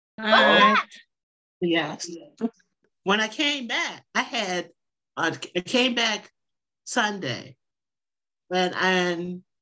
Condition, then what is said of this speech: Aphasia. I then I can't say words. I don't know what to say.